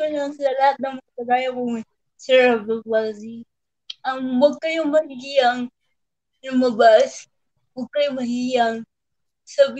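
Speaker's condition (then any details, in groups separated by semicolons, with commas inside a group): Cerebral palsy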